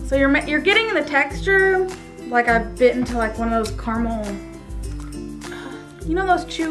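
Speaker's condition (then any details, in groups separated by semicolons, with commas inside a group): No condition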